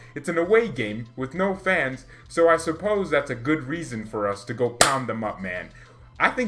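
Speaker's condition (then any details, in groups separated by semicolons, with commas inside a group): No condition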